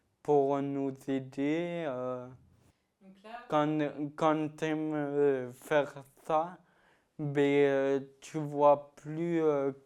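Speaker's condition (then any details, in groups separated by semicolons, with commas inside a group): Ataxia-telangiectasia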